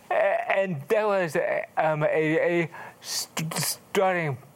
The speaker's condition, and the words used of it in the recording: Cerebral palsy. It's a disorder that affects your fine motor skills, so it slows everything down, like my speech, yeah?